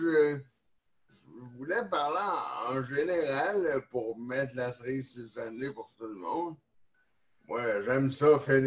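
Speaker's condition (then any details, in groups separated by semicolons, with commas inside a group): Neonatal cerebral palsy; neonatal onset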